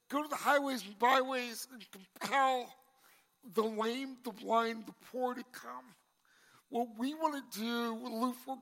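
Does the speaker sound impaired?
Yes: cerebral palsy; congenital.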